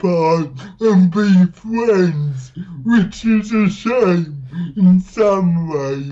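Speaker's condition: Dysarthria; once barely intelligible

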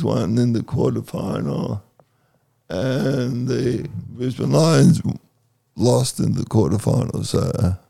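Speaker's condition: Cerebral palsy; second COVID vaccine dose

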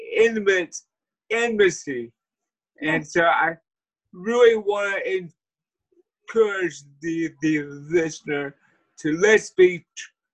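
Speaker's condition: Cerebral palsy; speech impediment

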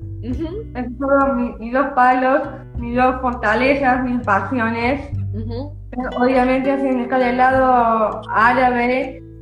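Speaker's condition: Down syndrome; from birth

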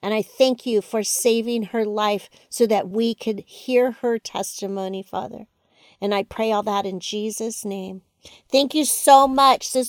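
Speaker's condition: No condition

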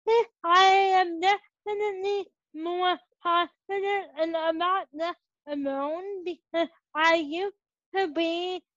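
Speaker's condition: Cerebral palsy; age 21

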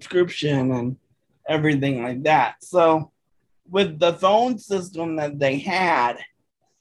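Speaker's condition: Cerebral palsy; hands distorted

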